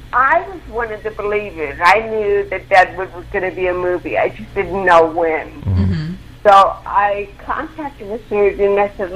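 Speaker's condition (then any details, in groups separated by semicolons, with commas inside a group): Cerebral palsy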